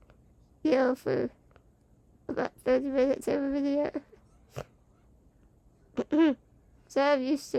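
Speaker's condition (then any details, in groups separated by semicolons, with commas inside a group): Spinal muscular atrophy type 2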